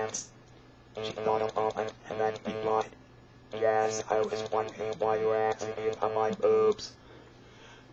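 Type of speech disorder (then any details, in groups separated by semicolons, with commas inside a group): Electrolarynx speech; laryngectomy (electrolarynx user)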